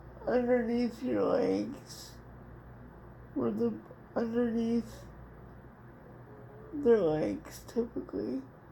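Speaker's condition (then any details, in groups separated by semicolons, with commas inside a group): Cerebral palsy; speech somewhat affected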